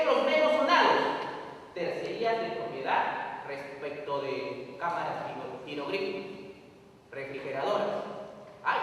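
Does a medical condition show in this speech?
No.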